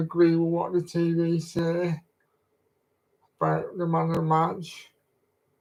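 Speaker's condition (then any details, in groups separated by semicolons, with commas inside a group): Cerebral palsy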